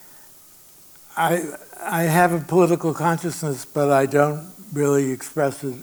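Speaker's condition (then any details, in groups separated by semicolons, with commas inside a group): Parkinson's disease; reduced nimbleness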